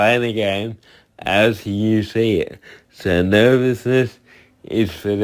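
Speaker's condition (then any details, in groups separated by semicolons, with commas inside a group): Cerebral palsy; from birth, tight muscles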